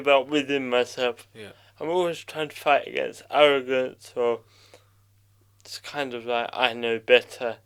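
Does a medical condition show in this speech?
Yes: cerebral palsy.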